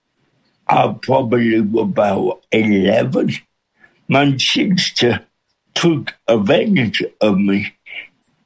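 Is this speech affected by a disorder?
Yes: cerebral palsy with speech impediment; congenital cerebral palsy; speech impediment since birth, hard to understand at first, pastor John Hayes feared nobody could understand, listeners adjust within minutes.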